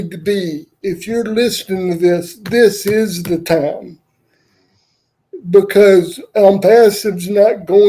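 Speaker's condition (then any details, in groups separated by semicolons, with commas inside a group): Cerebral palsy; wheelchair user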